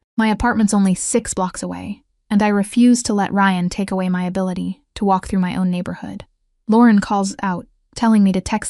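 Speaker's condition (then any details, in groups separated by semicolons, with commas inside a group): No condition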